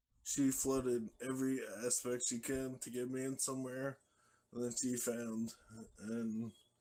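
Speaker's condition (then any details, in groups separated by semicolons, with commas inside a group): ALS; diagnosed over a year ago, symptoms two years, slightly progressed; slurring some words early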